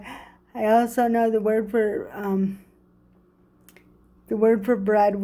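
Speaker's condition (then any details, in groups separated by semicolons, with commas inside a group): Cerebral palsy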